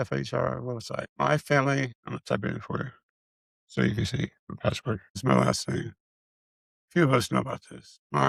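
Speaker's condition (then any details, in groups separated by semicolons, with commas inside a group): Multiple system atrophy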